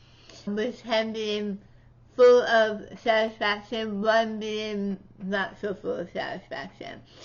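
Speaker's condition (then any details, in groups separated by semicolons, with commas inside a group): Tongue cancer surgery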